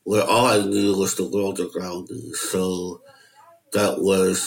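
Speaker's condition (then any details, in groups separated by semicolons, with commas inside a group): Möbius syndrome; cannot smile or frown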